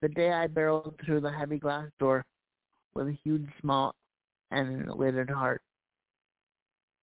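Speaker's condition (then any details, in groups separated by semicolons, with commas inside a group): Cerebral palsy; past challenges speaking up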